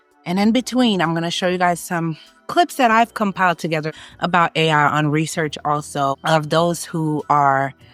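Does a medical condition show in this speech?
No.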